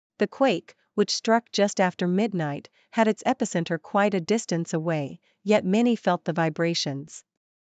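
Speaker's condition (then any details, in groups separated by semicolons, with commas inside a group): No condition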